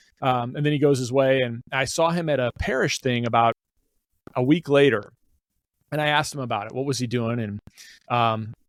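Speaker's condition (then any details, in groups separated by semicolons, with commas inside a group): No condition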